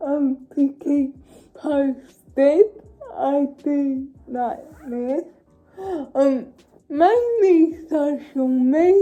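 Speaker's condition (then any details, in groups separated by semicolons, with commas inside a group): Cerebral palsy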